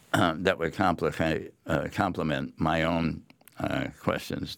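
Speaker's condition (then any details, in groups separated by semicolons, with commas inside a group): Head and neck cancer; after 8 weeks weekly chemo and weekday radiation, fatigue, wheelchair near end of treatment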